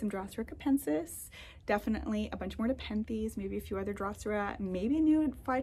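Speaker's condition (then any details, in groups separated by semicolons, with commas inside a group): No condition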